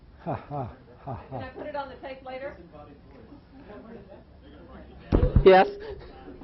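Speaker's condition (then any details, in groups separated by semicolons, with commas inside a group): No condition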